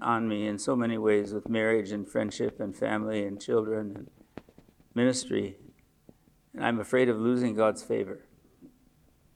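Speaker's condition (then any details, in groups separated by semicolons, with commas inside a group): Parkinson's disease; age 74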